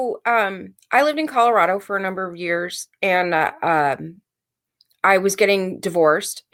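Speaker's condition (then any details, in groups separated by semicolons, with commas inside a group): No condition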